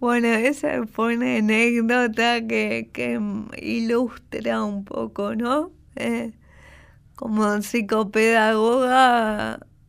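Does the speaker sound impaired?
Yes: cerebral palsy; from birth, two respiratory arrests at birth, second at 12 hours, oxygen deprivation, brain injury affecting motor function; manner of speaking and moving affected, prompting others' prejudice.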